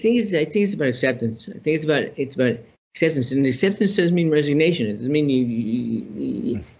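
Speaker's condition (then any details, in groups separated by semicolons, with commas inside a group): Parkinson's disease; diagnosed about 30 years ago, benign spinal tumor threatening paralysis, spinal surgery 2018, relearned walking, frequent falls, broken arm; cement face, immobile face, very flat voice, emotion not audible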